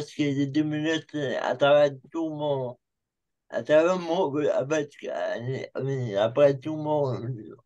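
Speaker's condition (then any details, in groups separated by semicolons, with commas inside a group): Cerebral palsy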